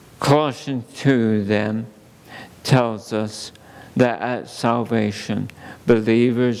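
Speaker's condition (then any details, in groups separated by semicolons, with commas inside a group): ALS; under neurologist care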